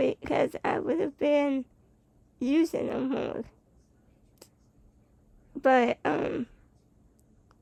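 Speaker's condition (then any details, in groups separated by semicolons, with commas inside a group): Spinal muscular atrophy type 2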